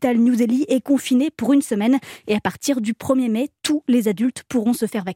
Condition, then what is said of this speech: No condition.